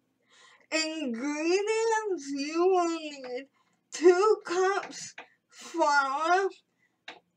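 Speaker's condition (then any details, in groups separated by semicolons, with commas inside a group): Cerebral palsy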